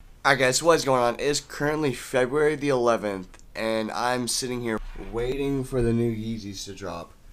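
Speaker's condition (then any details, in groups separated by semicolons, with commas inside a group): No condition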